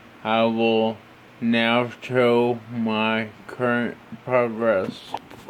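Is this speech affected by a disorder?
Yes: brain injury (brain shearing); tracheostomy.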